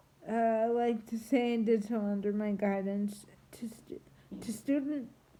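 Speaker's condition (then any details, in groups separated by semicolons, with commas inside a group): Triplegic cerebral palsy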